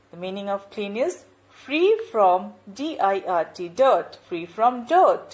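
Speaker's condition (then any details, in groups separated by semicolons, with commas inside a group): No condition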